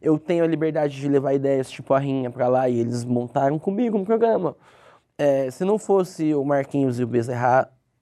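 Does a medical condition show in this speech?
Yes: cleft lip; congenital cleft lip, open fissure at birth, two surgeries in first six months of life.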